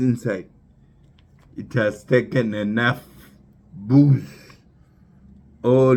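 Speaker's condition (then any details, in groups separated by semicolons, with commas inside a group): Neurological disease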